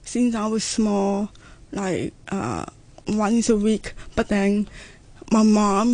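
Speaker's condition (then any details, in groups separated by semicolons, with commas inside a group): Profound deafness, congenital profound hearing loss; speech therapy from age one, weekly speech training, daily training by mother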